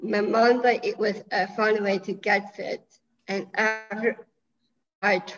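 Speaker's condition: Down syndrome; present from birth

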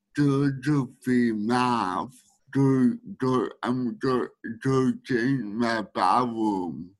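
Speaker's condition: Speech needing a translator; friend Imogen Yang from Sydney acting as speech translator during recording; speech hard for others to understand, needs speech translator

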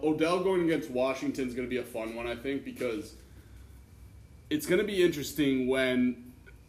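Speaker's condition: No condition

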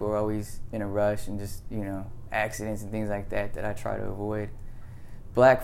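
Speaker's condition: No condition

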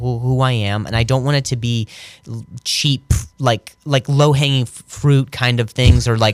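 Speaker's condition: Stuttering; vocal contusion and major concussion, seen by neurologist, chiropractor, physical therapist; still stutters; stuck on words starting with 'in', long blocks, very pronounced three years earlier; repeated sounds, repeated words, prolonged sounds

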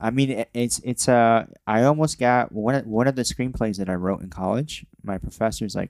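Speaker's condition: Cleft lip and palate

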